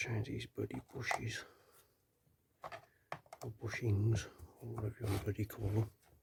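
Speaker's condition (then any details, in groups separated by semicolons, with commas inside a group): No condition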